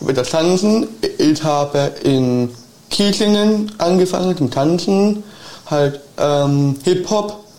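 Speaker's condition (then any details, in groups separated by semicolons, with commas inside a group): Down syndrome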